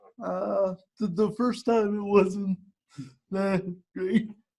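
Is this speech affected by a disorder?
Yes: cerebral palsy.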